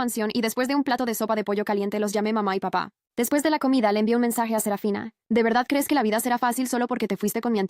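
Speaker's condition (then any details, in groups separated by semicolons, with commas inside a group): No condition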